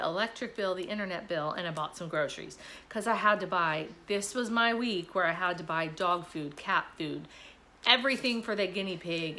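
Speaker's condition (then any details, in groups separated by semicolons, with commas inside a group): No condition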